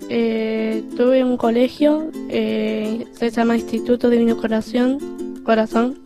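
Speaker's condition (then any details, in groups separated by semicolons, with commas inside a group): Down syndrome; congenital, since birth; 21 years old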